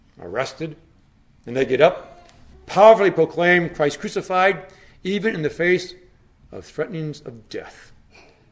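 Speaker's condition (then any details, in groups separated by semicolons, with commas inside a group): No condition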